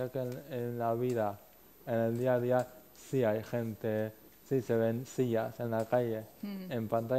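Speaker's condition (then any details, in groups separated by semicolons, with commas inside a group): Cerebral palsy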